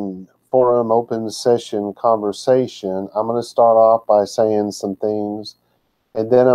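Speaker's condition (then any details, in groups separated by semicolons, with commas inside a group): No condition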